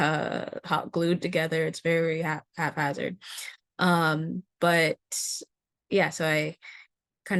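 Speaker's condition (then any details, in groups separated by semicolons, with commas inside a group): No condition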